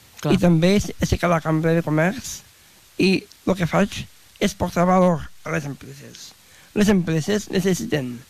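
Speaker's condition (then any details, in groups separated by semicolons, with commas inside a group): Down syndrome; very talkative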